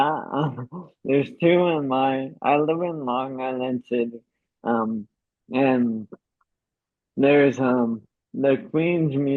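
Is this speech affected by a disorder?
Yes: ALS; uses pre-recorded voice.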